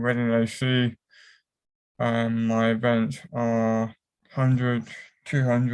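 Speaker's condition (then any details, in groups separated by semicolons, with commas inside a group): Cerebral palsy; affects whole body; cramps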